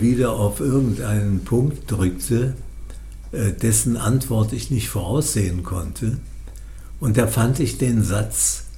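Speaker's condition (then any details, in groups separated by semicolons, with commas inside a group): Parkinson's disease; swimming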